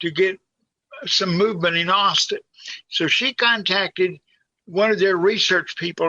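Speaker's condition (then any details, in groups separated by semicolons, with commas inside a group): Cerebral palsy; quadriplegic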